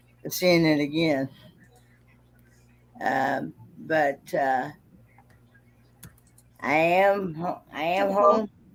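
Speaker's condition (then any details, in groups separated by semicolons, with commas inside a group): Cerebral palsy; malformed internal organs; voice recovering, sore throat after intubation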